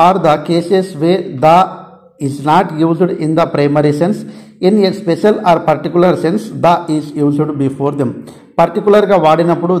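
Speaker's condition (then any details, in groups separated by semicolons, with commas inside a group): No condition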